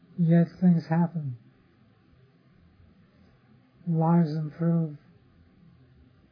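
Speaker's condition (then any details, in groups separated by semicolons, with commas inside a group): Parkinson's disease; others offer remedies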